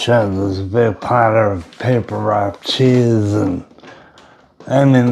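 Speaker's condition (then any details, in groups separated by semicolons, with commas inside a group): Brain injury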